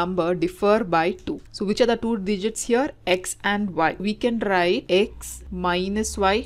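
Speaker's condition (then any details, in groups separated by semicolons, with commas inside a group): No condition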